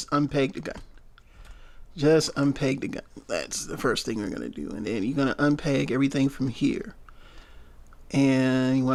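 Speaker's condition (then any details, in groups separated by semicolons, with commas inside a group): No condition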